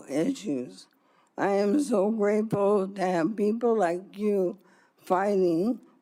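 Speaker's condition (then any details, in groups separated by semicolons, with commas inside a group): ALS; ALS, upper body affected, legs spared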